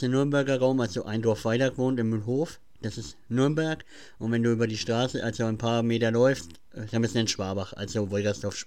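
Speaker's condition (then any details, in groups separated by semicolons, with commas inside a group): Cleft palate; cleft palate since childhood; speech defect, listeners say speech hard to understand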